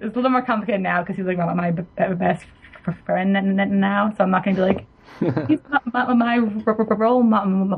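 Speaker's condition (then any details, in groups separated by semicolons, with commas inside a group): Stuttering; support group before any therapy, earlier fear of speaking, recent years of more acceptance and ease; fallen back over past 6 months, voluntary stuttering practice dropped; speaking on the show has fallen back in past 6 months; repeated sounds, prolonged sounds, blocks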